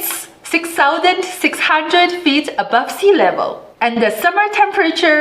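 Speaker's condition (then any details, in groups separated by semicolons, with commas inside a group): No condition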